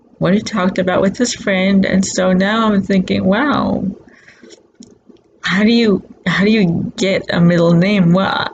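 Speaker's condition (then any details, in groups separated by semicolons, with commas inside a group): Cerebral palsy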